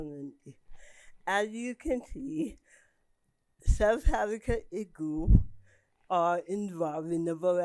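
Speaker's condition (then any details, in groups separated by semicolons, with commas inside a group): Cerebral palsy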